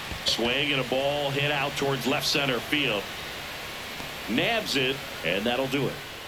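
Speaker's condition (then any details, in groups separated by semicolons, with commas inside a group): No condition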